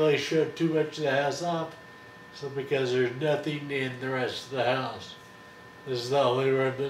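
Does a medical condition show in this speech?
Yes: Friedreich's ataxia; slightly slurred voice.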